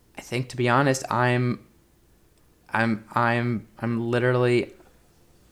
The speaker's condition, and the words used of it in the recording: Stuttering. When I can still stutter more, but have it be just embodied and free and not struggled and not have it be tension filled.